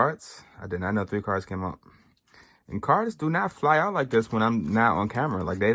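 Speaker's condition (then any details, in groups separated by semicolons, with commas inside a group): No condition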